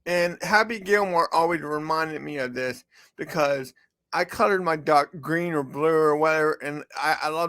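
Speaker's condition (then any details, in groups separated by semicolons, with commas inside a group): Cerebral palsy; from birth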